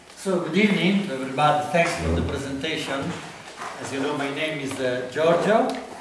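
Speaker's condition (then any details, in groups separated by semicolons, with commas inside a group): No condition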